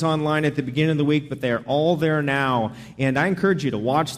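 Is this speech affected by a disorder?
No.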